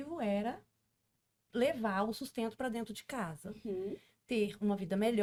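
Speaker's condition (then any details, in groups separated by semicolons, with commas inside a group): No condition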